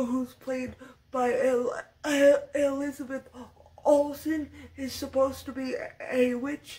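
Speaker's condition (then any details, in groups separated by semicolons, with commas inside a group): Cerebral palsy, severe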